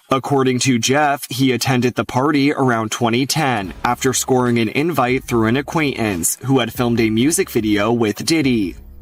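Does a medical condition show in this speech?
No.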